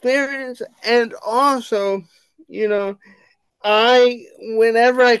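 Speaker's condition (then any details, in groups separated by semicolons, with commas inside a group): Cerebral palsy; wheelchair bound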